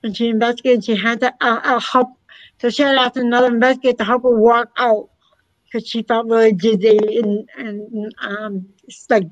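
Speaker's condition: Hard of hearing, cochlear implant

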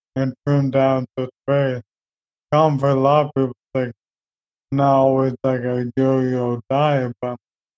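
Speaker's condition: ALS; eyes expected to last long

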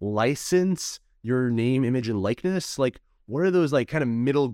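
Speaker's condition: No condition

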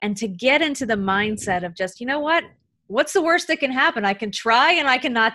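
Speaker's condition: No condition

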